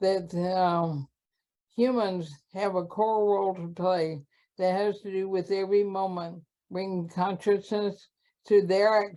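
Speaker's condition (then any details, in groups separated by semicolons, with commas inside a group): ALS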